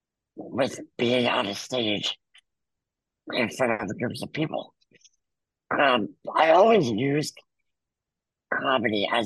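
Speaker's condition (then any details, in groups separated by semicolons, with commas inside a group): Muscular dystrophy; congenital, wheelchair user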